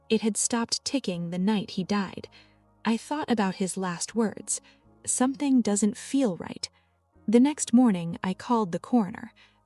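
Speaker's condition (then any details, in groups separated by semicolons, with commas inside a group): No condition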